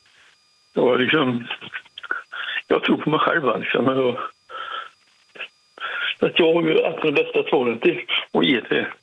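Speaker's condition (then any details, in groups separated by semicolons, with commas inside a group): Parkinson's disease; throat operation, icu about 2 months ago, oxygen mask half a day, nearly died; takes 40-50 tablets daily, hallucinations possibly from medication, may reduce tablets; sometimes difficulty speaking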